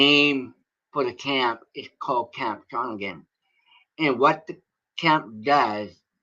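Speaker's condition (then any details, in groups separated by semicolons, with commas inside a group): Cerebral palsy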